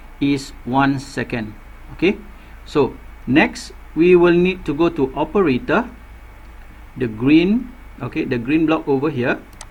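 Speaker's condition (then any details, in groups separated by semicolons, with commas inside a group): No condition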